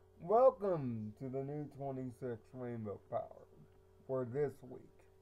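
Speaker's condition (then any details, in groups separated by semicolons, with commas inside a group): Cerebral palsy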